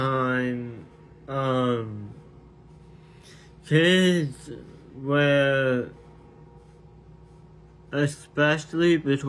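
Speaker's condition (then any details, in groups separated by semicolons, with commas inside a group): Tongue cancer surgery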